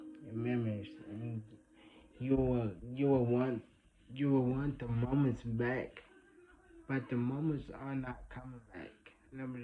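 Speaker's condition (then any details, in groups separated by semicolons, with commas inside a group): Traumatic brain injury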